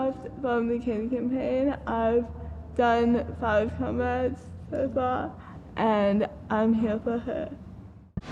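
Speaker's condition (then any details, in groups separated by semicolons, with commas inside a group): Cerebral palsy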